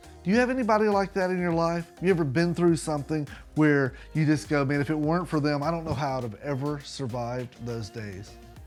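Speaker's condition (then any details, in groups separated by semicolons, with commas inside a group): No condition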